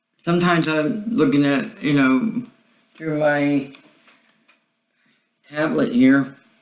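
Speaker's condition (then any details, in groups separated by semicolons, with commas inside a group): Cerebral palsy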